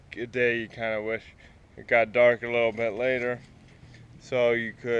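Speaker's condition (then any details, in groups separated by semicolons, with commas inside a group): Cerebral palsy; spastic, affects walking and legs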